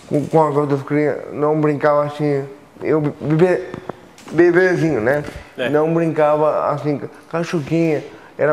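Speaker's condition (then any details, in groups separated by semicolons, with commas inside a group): Cerebral palsy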